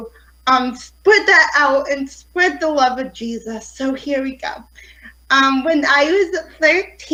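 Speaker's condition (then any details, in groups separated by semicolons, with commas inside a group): Cerebral palsy; affects fine motor skills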